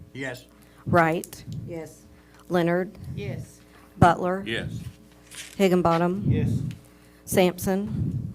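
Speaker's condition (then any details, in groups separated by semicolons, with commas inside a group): No condition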